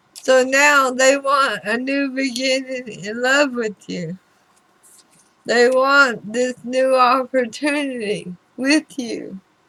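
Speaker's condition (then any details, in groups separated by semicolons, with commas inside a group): Throat cancer radiation damage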